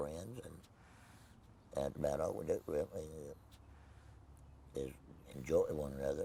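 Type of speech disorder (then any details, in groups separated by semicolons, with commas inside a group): Speech with a voice prosthesis; laryngectomy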